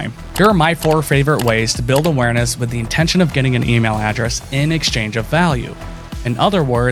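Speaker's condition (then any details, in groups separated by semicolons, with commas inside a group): No condition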